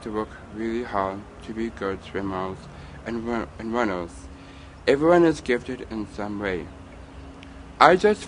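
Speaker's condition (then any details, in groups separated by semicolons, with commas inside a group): Down syndrome; young adult man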